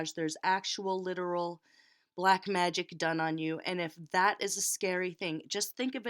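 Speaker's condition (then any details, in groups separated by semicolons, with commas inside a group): No condition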